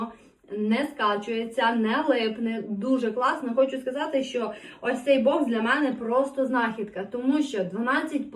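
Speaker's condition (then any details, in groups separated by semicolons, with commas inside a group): No condition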